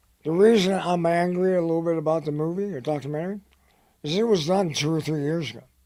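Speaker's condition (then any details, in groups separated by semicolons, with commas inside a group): Head and neck cancer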